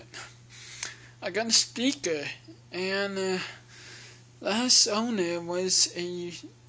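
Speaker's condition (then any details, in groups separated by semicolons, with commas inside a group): Cerebral palsy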